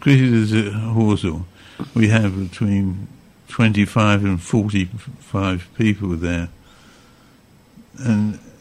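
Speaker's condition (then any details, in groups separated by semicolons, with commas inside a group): Parkinson's; Parkinson's diagnosed at age 78, tremor, joint stiffness, progressive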